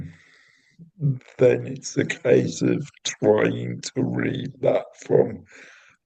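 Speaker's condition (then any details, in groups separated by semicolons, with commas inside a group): Cerebral palsy; intrathecal baclofen pump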